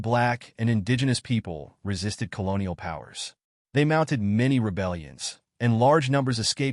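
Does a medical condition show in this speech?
No.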